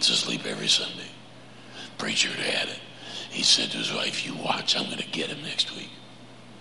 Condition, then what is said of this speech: Throat cancer. Back when my voice was much stronger than it is now.